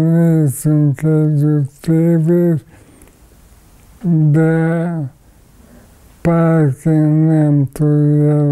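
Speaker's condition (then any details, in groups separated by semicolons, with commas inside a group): ALS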